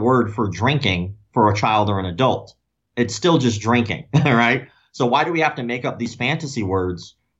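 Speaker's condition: Cleft lip and palate; congenital

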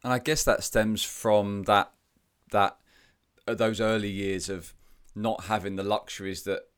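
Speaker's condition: No condition

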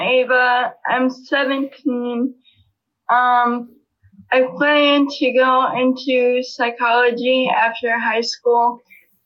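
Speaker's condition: Spastic cerebral palsy; walker since age 3

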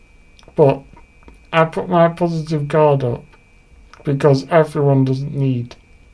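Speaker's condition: Duchenne muscular dystrophy; diagnosed at age 5, about 23 years ago

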